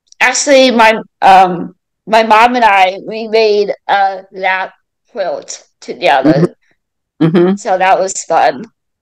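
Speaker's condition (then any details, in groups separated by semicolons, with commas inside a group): Mild cerebral palsy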